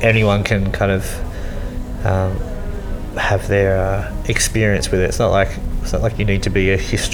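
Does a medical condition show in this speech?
Yes: cleft lip and palate.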